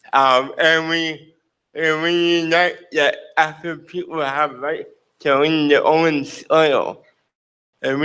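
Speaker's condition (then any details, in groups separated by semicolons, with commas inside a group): Cerebral palsy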